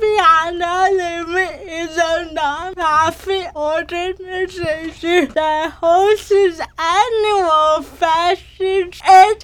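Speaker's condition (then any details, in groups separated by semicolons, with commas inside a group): Cerebral palsy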